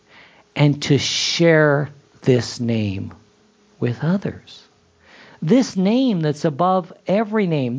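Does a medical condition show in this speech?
No.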